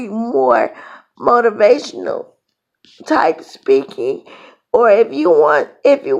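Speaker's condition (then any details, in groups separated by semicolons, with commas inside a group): Cerebral palsy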